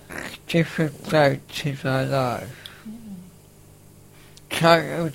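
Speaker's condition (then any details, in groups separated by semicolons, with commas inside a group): Facioscapulohumeral muscular dystrophy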